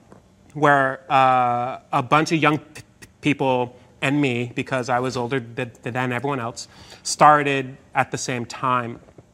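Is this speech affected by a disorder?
Yes: stutter; present since before starting stand-up; sound repetitions, sometimes cannot get a word out, switches to other words, slower pace; here repeated sounds, prolonged sounds.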